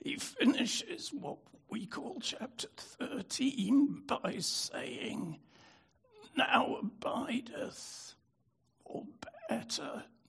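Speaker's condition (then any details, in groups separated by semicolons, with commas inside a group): Spasmodic dystonia; affected voice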